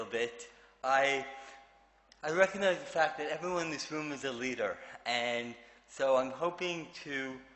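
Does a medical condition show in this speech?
Yes: cerebral palsy; affects movement and speech.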